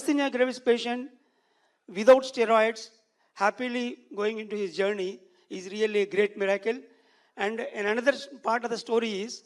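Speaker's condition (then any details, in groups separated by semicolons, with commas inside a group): No condition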